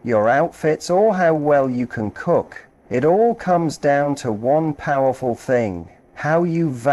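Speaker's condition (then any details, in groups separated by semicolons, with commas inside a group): No condition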